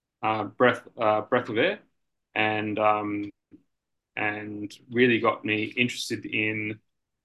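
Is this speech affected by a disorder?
Yes: aphasia after childhood stroke; severe aphasia, relearned walking, balance, coordination, running, gymnastics and martial arts therapy; 20 years relearning walking and talking, good conversation since mid-to-late 20s, professional speaker; not expected to talk again, speech relearned last, aphasia substitutes associated words, neurologists surprised by speech.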